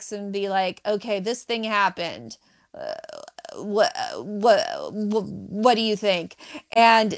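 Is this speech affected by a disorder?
Yes: stutter; stutter since at least high school, stutters openly on stage; less stuttering when singing or using an imitated altered voice such as Marilyn Monroe voice, chooses to stutter instead; here repeated sounds, repeated words, prolonged sounds.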